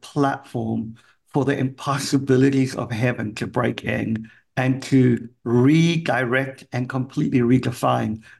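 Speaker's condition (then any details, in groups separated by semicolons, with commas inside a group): Cleft palate; congenital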